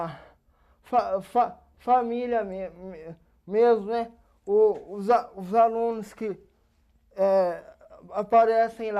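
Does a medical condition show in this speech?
Yes: cerebral palsy; age 27.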